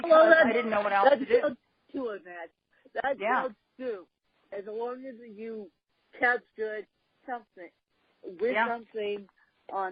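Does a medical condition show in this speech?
Yes: cerebral palsy, mixed, moderate.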